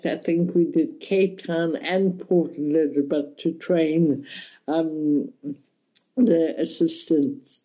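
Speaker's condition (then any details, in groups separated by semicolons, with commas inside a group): Cerebral palsy; mild, affects balance and hand control, walks, wheelchair after long flights, breathless rushing off planes; speech affected a bit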